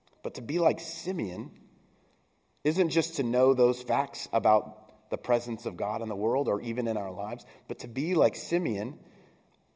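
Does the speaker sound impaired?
No.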